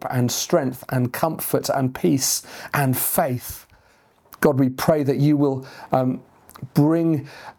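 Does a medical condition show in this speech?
Yes: stutter; criticized by others when taking on pastor team leader role; here prolonged sounds, blocks.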